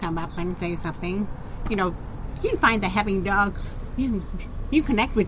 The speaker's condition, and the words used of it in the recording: Deafness. I've always had to explain to people that I sound different because I'm deaf.